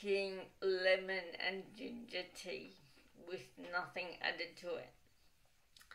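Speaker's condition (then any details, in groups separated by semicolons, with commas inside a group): Cerebral palsy, dystonic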